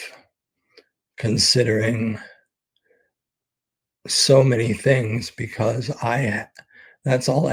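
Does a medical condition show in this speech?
Yes: ALS; expects to lose voice very soon.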